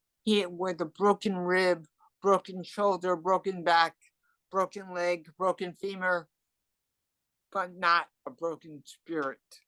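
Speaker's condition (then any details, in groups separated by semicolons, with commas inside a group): Cerebral palsy; from birth, hearing loss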